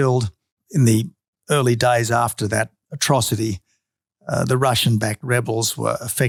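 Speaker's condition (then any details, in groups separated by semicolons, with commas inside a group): No condition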